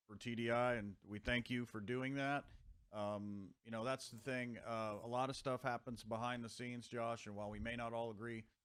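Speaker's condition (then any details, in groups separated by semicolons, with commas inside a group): No condition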